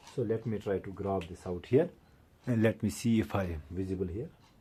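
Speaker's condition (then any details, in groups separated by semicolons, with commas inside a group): No condition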